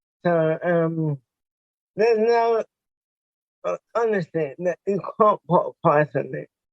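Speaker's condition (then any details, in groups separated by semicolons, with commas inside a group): Motor neuron disease; diagnosed 18 months ago, fatigue, stiff joints and muscles; speech affected, audibly unclear, reportedly clearer over two months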